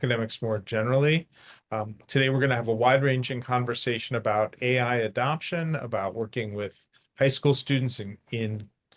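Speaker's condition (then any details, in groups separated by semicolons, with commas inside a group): No condition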